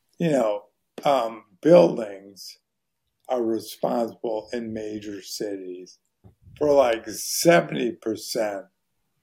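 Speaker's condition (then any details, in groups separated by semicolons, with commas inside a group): ALS; probably hereditary, father and uncle died of ALS; voice very hoarse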